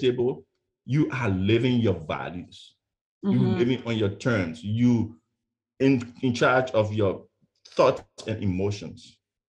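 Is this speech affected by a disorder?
Yes: stuttering; stutter first noticed by mother at age 8, lifelong, once tried to skip graduation speech; professional speaker, Toastmasters district 6 finalist, overcame insecurities around stutter; West African accent, originally from Liberia; here repeated sounds.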